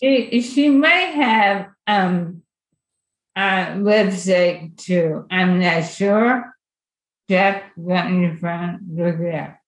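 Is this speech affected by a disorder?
Yes: ALS; sporadic, onset with wrist weakness and reduced grip, odd EMG read as carpal tunnel, widespread twitching; voice changed, can no longer sing or perform, voice banked.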